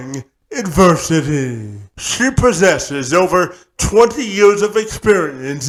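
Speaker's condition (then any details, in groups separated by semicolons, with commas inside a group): Cerebral palsy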